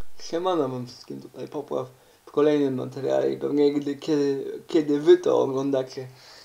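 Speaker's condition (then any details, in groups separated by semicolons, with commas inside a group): Cerebral palsy; uses wheelchair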